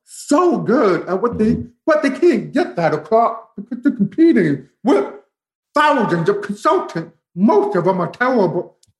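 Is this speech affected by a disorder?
Yes: profound deafness, bilateral, from spinal meningitis; spinal meningitis destroyed auditory nerve.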